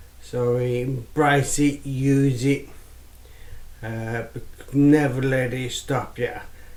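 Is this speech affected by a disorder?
Yes: amyotrophic lateral sclerosis.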